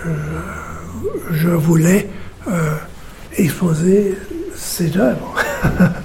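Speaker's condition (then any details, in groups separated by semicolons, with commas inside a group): Stroke with aphasia; stroke at 49 at Mayan site in Yucatan, Mexico, after headaches, sudden collapse, unconscious; halting, needs time, repeats phrases after helper, understood well only by few people, worse with fear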